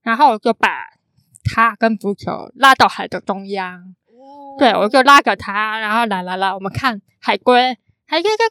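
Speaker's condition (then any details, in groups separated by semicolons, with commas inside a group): Congenital hearing impairment; congenital cochlear underdevelopment, skull opened for cochlear implant (电子耳)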